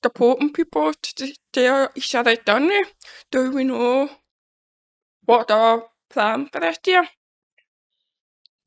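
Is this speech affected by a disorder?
Yes: deafness; congenital deafness, born deaf.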